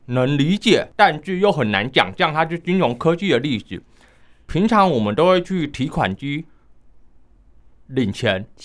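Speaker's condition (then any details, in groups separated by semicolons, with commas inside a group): Hearing impairment; unusual high-frequency hearing loss, low frequencies near normal, market hearing aids largely ineffective, uses atypical assistive device; mild, high pitches barely heard, misses teammates' calls without assistive device, uses hand signals; underwent speech rehabilitation therapy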